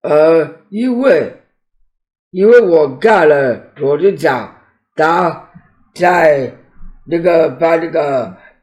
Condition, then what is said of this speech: Down syndrome. 所以唐氏症的小孩子基本来讲，他们的动作会缓慢啊，然后他的语言方面的这个口齿来讲，会比较会啊，比较不太清楚，啊，就会比较会那个。